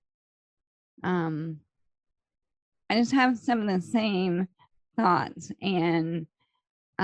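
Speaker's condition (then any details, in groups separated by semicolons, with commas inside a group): ALS; slow progressing form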